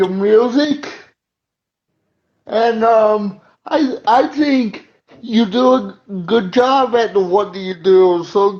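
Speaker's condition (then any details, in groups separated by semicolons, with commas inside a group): Cerebral palsy; uses wheelchair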